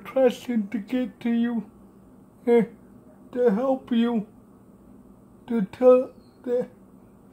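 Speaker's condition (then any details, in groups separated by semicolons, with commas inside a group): Cerebral palsy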